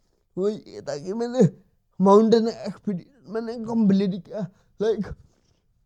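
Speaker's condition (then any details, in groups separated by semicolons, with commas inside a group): Cerebral palsy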